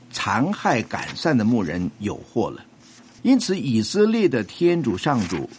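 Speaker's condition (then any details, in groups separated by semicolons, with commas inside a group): No condition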